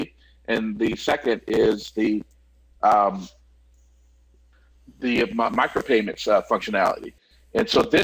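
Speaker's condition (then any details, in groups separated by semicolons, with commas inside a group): No condition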